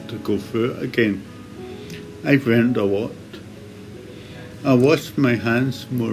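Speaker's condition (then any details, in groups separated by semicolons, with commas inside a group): Cerebral palsy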